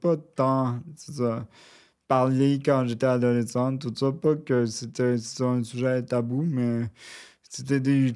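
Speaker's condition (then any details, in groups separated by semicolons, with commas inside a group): Cerebral palsy, near quadriplegia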